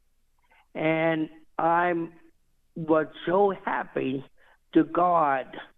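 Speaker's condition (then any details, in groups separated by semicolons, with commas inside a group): Cerebral palsy; diagnosed at 6 months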